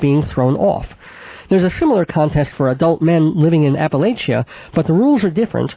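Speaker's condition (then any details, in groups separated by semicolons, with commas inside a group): Cleft palate with lisp; voice not especially nasal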